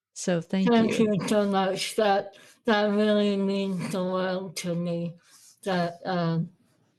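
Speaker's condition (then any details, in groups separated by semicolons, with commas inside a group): Moebius syndrome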